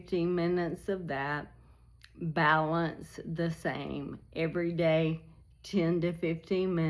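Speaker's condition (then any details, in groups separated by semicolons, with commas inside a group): ALS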